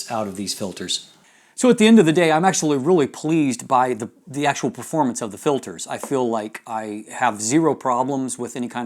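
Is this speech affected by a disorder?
No.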